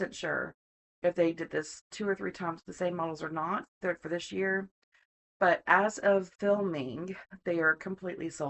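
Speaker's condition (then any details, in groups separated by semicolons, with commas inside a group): No condition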